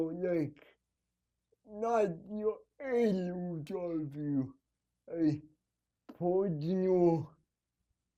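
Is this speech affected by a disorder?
Yes: cerebral palsy; needs help at night.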